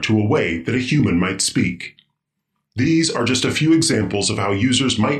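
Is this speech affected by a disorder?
No.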